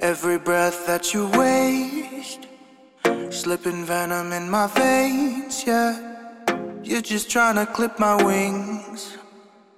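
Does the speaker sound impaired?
No.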